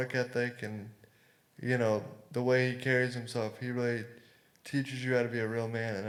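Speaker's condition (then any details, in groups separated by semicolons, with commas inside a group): Cerebral palsy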